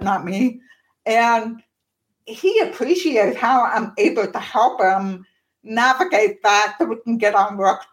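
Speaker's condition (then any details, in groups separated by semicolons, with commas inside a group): Profound deafness; born profoundly deaf, one cochlear implant after youngest child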